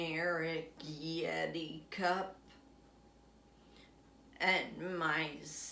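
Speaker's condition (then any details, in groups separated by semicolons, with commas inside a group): Essential tremor; affects legs as well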